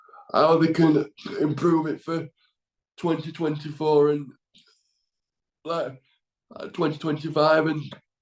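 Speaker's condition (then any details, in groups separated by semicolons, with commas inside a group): Cerebral palsy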